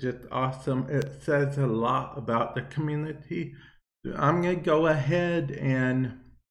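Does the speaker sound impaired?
Yes: cerebral palsy; affects balance and hand-eye coordination.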